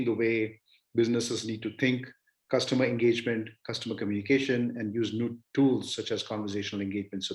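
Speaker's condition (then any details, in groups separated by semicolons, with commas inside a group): No condition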